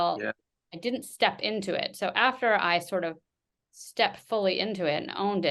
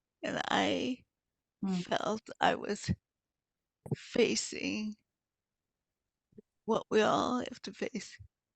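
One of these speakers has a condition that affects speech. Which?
The second: multiple sclerosis; progressive form, quadriplegic, wheelchair user; voice had grown faint, used amplifier, weak breathing muscles.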